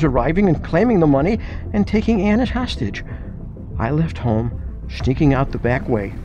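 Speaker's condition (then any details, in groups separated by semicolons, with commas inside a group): No condition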